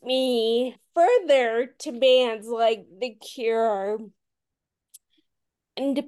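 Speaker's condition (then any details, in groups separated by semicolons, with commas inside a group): Friedreich's ataxia; walking difficulty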